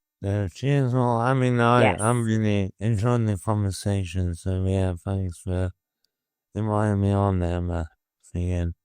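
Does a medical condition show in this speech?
Yes: motor neuron disease.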